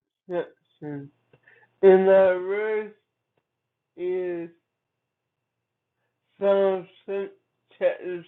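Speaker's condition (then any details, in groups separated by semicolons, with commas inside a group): Cerebral palsy; from birth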